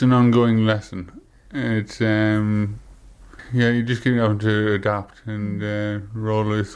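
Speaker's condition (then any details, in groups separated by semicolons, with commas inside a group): Parkinson's disease; symptoms four to five years before diagnosis, diagnosed in London, progressive; diagnosed just over 10 years ago, severely impaired dexterity, assistance comes in; quieter voice, slurs a lot, frustration speaking to people and on phone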